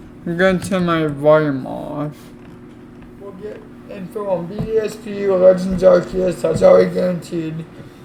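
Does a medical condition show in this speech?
Yes: cerebral palsy; affects legs.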